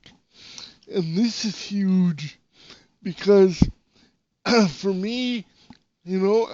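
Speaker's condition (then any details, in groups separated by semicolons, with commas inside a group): Cerebral palsy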